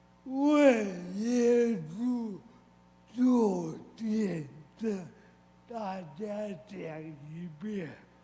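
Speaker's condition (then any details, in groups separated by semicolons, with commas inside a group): Cerebral palsy, severe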